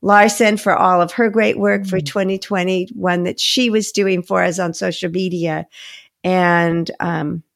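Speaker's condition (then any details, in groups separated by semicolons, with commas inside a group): No condition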